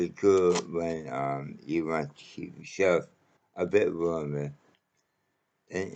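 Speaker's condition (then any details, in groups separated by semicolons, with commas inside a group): Mouth cancer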